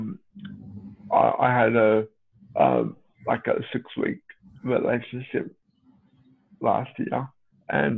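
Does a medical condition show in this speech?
Yes: cerebral palsy.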